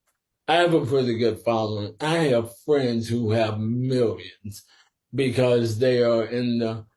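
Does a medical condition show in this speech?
Yes: sporadic ALS.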